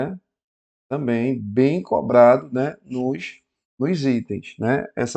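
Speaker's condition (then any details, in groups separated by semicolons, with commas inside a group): No condition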